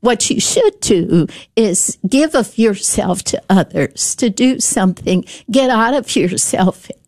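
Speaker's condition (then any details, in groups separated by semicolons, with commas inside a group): Spasmodic dysphonia; brain condition, muscles miscoordinate, care at UT Health Science Center, speech therapists; voice problem, speech gets out of whack, still able to speak if careful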